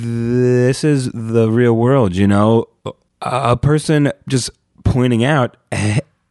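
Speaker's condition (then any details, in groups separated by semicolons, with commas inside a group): Stuttering; stuttering since childhood; stutter-like tension when signing own name, worse under pressure or with people watching; prolonged sounds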